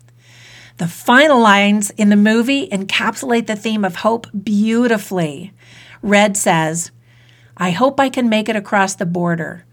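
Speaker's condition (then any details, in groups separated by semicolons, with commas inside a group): No condition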